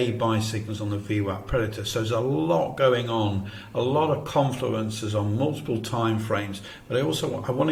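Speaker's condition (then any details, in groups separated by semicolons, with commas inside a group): No condition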